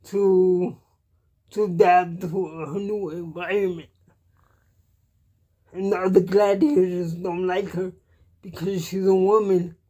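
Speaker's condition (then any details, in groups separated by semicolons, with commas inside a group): Cerebral palsy; cannot walk, uses wheelchair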